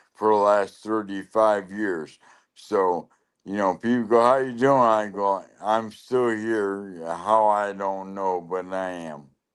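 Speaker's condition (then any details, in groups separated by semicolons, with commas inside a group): Lou Gehrig's disease (ALS)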